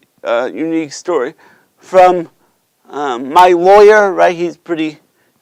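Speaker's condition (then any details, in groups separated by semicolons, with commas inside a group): Cerebral palsy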